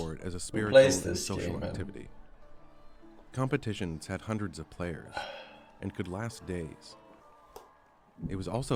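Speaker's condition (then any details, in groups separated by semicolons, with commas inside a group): No condition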